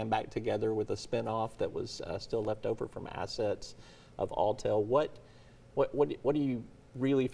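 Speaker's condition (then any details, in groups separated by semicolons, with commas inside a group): No condition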